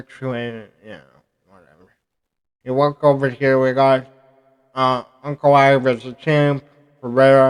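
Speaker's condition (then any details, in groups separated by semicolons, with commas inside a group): Cerebral palsy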